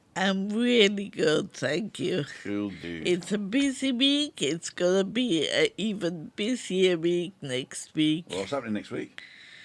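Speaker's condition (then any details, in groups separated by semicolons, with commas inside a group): Multiple sclerosis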